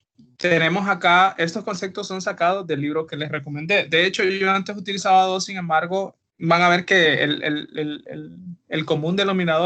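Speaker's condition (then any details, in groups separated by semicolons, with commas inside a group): No condition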